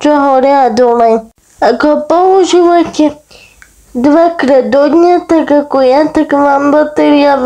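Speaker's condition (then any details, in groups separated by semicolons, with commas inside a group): Cerebral palsy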